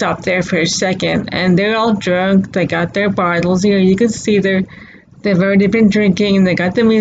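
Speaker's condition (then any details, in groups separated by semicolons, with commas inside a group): Cerebral palsy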